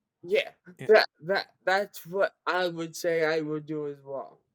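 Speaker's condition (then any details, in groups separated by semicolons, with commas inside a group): Cerebral palsy; present from birth, severe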